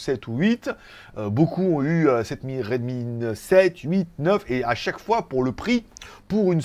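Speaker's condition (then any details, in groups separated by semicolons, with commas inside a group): No condition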